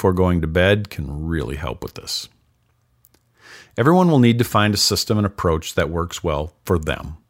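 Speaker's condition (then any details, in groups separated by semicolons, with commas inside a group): No condition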